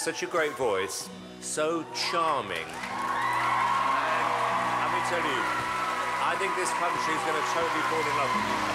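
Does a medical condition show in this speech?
No.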